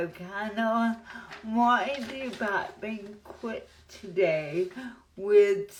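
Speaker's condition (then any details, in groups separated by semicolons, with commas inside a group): Cerebral palsy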